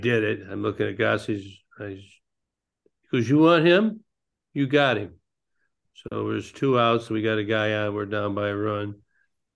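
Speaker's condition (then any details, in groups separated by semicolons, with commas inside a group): Parkinson's disease; ping pong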